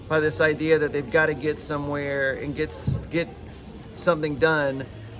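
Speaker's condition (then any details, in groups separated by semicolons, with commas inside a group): No condition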